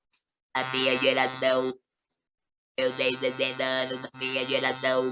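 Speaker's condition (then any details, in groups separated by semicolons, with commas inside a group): Total laryngectomy, electrolarynx; communicates with electrolarynx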